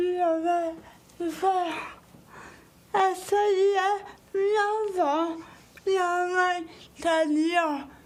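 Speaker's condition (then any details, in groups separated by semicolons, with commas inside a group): Cerebral palsy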